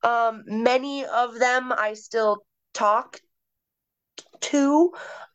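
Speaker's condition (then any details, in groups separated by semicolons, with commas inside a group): Stuttering; stuttering since early childhood, worse at puberty, stretched-speech therapy with specialist Beryl Dodge from about 13; age 30, recently worsened to pretty unmanageable, struggling to speak in everyday situations; sometimes so severe cannot speak at all, stutters hard when nervous, exhausting and tiring; prolonged sounds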